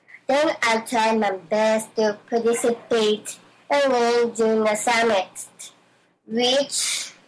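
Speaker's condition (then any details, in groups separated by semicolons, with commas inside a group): Down syndrome; regular speech therapy since before Special Olympics, reading practices, speaking and MC invitations to build confidence; some speech difficulties due to the condition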